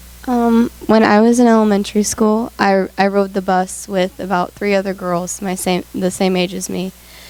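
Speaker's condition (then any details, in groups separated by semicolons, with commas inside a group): No condition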